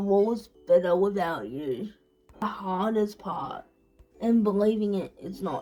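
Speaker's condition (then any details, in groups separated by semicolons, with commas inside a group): Cerebral palsy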